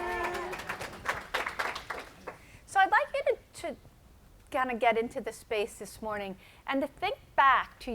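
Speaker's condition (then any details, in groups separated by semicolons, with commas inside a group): No condition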